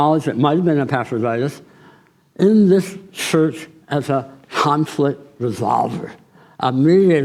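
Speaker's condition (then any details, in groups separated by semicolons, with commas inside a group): Tongue cancer surgery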